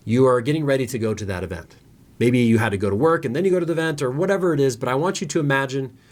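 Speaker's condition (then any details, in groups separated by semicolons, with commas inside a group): No condition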